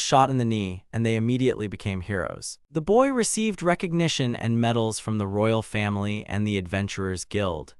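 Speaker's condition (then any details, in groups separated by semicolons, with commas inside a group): No condition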